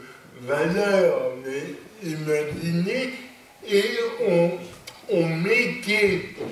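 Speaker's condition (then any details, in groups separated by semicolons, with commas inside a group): Cerebral palsy; lifelong, non-progressive; stable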